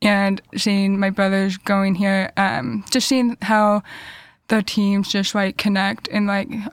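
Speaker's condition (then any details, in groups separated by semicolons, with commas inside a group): Deafness; cochlear implants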